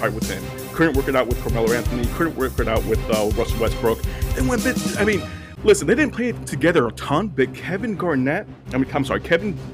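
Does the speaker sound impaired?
No.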